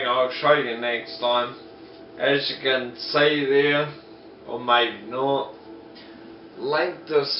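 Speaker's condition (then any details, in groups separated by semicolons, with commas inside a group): Multiple sclerosis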